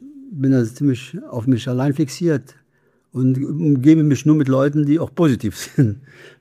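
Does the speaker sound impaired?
Yes: Parkinson's disease; numbness right foot, glasses slipped from hand, deep brain stimulation: two brainstem electrodes, pacemaker in chest; speech therapy, nine weekly exercise sessions incl. therapeutic boxing, Ping-Pong Parkinson, DBS largely replacing medication; speech therapy trains facial muscles against freezing face and speech against decline, going well.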